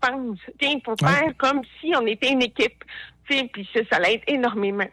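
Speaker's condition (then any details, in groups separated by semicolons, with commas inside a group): Hard of hearing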